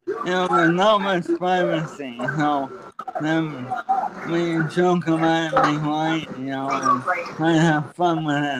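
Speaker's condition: ALS; young onset, first symptoms around 18 or 19, weakness in hands and legs, diagnosed at 21 via neurologist and local ALS clinic; over 11 years since diagnosis, slow progression

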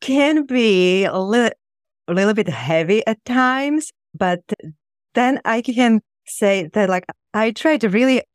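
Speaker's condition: Stuttering; stutter since childhood, free psychotherapy with psychologist for speech from age 11 for three years; still stutters, public speaking on podcasts and shows often stressful; can speak, a year ago would have refused podcasts; repeated sounds

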